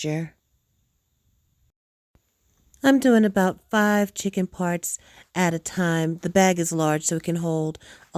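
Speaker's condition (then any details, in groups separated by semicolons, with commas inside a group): No condition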